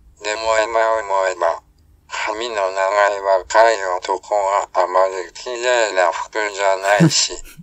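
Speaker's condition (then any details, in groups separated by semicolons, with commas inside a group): ALS, speech-generating device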